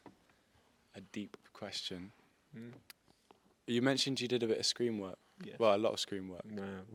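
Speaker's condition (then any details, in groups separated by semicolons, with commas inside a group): No condition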